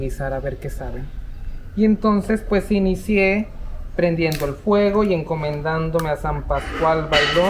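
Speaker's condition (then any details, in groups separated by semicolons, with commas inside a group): No condition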